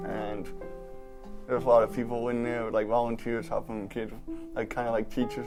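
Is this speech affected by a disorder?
Yes: cerebral palsy; from birth, motor impairment.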